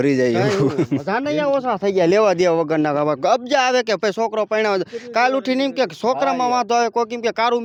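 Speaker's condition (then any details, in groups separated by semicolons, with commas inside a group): No condition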